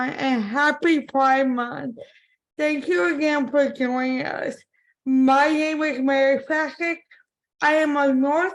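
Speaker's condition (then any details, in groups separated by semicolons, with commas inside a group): Cerebral palsy; from birth; impaired speech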